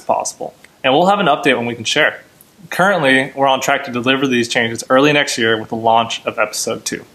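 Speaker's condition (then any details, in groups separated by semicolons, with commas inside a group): No condition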